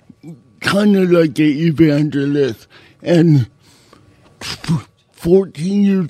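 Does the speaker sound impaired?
Yes: cerebral palsy; congenital, uses a wheelchair, cannot write own name, able to drive a car; self-described as not having a radio voice, says not drunk.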